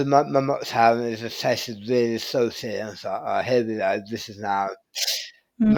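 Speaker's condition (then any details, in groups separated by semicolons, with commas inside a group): Tongue cancer surgery; right-side tongue surgery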